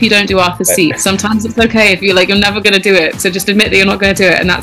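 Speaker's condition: No condition

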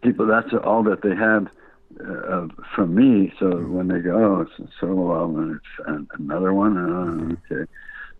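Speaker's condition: Parkinson's disease

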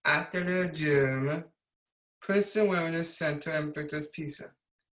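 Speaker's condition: Down syndrome; suspected by pediatrician morning after birth

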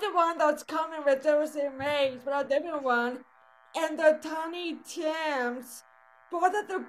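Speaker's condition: Cerebral palsy; voice affected, speaks with accent

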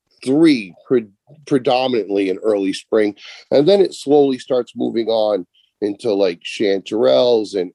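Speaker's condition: No condition

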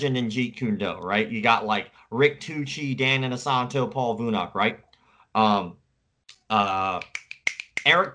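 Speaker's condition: Cleft palate; congenital cleft palate

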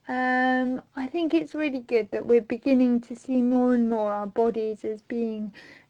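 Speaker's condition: Mild cerebral palsy; since birth

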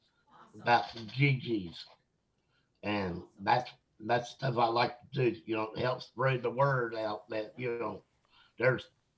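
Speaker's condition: Mosaic Down syndrome; age 56

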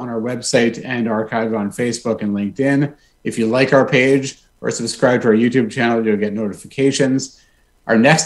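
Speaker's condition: No condition

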